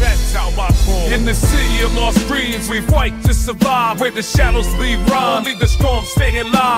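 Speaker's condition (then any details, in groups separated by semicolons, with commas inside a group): No condition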